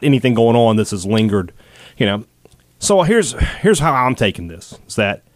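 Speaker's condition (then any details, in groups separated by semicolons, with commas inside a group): No condition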